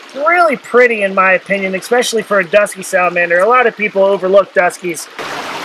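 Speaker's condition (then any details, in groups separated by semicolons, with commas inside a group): No condition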